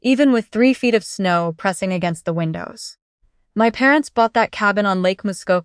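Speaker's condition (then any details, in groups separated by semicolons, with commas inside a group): No condition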